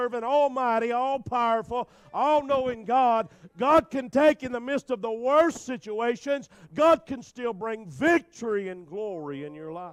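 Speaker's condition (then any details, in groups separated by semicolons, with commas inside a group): No condition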